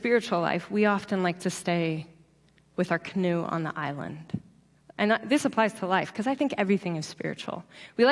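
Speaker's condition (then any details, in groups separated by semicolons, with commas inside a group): No condition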